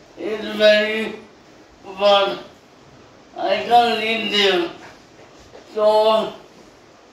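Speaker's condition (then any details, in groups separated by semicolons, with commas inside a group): Cerebral palsy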